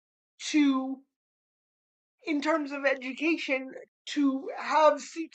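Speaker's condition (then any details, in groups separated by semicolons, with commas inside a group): Cerebral palsy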